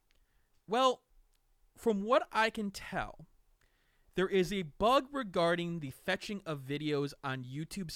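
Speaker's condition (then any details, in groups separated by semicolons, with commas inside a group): No condition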